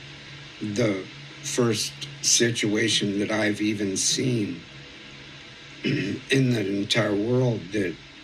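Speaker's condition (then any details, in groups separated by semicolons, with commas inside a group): ALS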